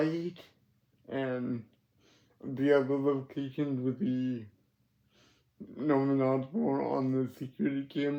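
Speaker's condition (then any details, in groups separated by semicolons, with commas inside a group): Cerebral palsy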